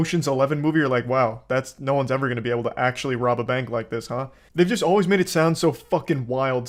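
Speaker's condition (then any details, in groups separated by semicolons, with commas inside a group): No condition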